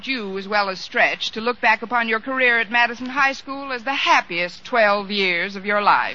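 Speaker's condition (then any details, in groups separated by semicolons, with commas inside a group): No condition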